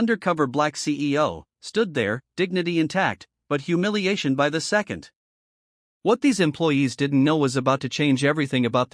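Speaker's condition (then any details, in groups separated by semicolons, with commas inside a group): No condition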